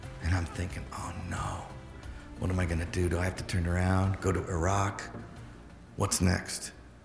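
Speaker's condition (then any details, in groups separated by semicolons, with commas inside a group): No condition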